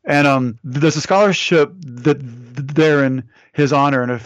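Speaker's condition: Stuttering; lifelong stutter, never goes away, Toastmasters member for a while practicing public speaking; ongoing stutter, constant struggle, asks others not to finish words; sometimes quieted through focus, phone calls a struggle; repeated sounds, blocks

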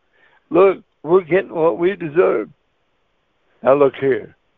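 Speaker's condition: Cerebral palsy; wheelchair user

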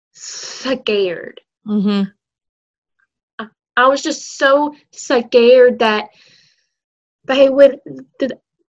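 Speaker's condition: Stuttering; childhood onset, school speech therapy since learning to talk, Lamar University clinic therapy from senior year, age 19; stutters openly; repeated sounds, prolonged sounds, blocks

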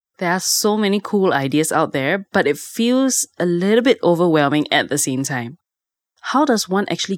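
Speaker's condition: No condition

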